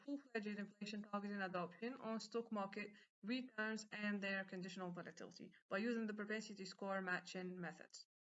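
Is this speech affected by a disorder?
No.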